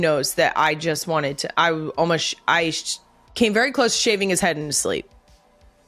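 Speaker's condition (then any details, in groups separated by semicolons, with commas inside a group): No condition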